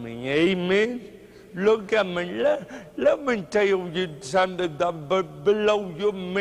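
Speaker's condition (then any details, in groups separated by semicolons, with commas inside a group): Cerebral palsy; speech hard to understand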